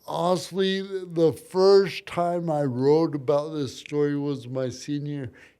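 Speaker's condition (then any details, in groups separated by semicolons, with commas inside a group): Cerebral palsy; from birth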